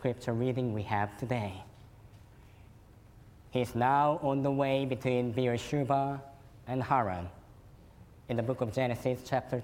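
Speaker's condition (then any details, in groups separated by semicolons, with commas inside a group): Cleft lip and palate; eleven operations and surgeries at early age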